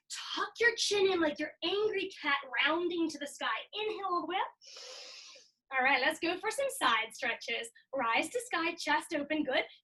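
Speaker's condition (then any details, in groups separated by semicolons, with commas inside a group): No condition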